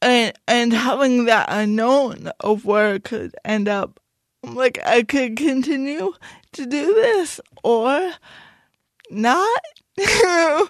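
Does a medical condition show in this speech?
Yes: cerebral palsy; speech noticeably affected.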